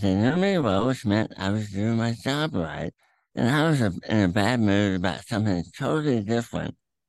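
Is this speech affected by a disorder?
Yes: throat cancer; tumor through tongue attached to epiglottis.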